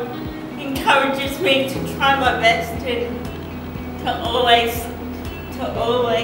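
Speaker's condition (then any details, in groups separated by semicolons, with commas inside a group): Cerebral palsy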